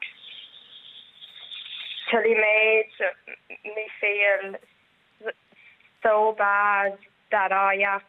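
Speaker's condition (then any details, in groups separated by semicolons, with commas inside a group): Stutter; stutter beginning in childhood; adult, still stutters; stutters on phone calls and ordering, stuck on words, worse under pressure or when others finish words, eases with talking; prolonged sounds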